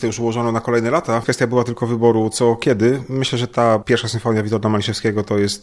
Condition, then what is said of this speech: No condition.